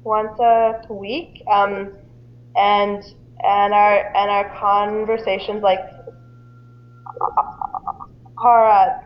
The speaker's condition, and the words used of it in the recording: Stuttering. I actually brought it up right at the beginning, and I told her that I had a speech impediment, and that sometimes it might take me a bit longer